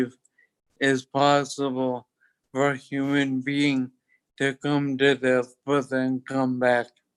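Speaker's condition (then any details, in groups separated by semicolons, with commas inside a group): Toxic leukoencephalopathy, locked-in syndrome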